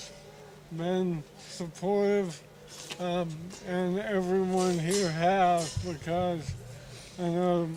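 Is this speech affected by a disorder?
Yes: ALS, bulbar onset; voice affected first.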